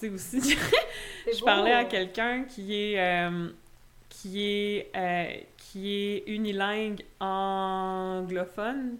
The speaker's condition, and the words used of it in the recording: Stuttering. Parce que des fois, je suis comme, mais comment je prononce ça? Puis là, je veux le prononcer, mais je sens que je vais bégayer.